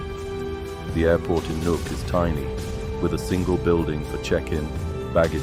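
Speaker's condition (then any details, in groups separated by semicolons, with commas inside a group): No condition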